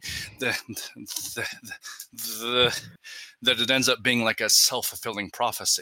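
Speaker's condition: Stuttering; lifelong stutter, no cure; phases one and two, technique workshop; sound and syllable repetitions, stutter goes away when singing, worse with negative internal reaction; repeated sounds, prolonged sounds, blocks

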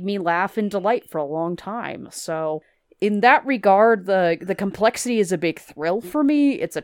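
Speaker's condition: No condition

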